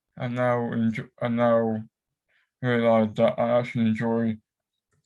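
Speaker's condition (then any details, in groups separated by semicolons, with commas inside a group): Cerebral palsy; affects whole body; cramps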